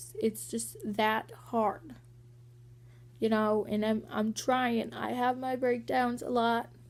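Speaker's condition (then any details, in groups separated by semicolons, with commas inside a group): Cerebral palsy; walking sometimes hard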